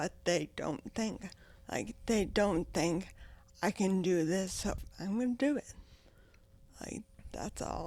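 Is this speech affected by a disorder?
Yes: traumatic brain injury, ataxia; severe injury at 16, affects walking and speech; 10 years since injury, past coma and rehab; speech impediment, talks differently.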